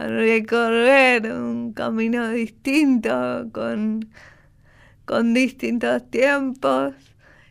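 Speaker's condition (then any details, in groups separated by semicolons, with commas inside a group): Cerebral palsy; manner of speaking and moving affected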